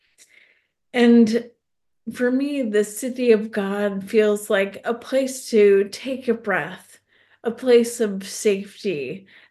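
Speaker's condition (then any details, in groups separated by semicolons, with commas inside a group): ALS; tongue fasciculations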